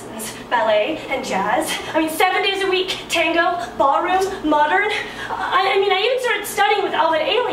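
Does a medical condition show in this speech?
No.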